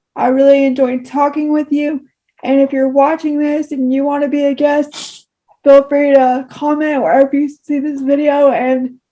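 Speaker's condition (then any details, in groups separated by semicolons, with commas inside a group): Cerebral palsy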